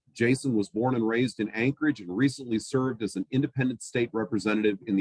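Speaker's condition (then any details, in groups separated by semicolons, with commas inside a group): No condition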